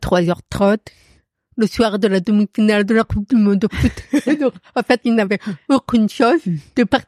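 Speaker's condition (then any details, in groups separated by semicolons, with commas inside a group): Profound deafness; audible accent from deafness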